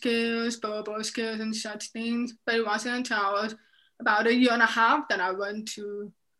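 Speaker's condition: Deafness, profound, severe; noticed at 7 months

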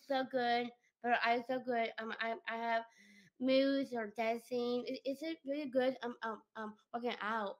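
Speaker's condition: Down syndrome; extra 21st chromosome, prenatal diagnosis suspected, cultured blood cell test, California lab; beautiful singing voice

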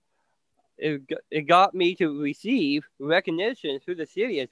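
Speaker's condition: Down syndrome; present from birth

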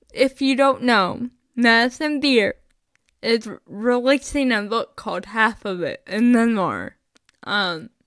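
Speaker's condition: Cerebral palsy; chronic illness and disability

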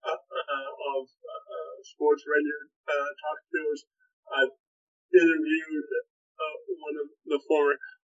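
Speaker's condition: Cerebral palsy, spastic quadriplegia

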